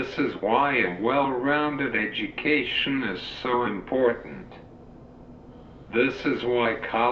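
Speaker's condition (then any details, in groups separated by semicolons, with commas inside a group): Cerebral palsy; uses wheelchair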